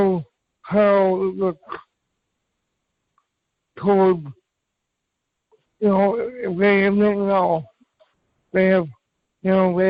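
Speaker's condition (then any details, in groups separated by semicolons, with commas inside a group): Cerebral palsy; from birth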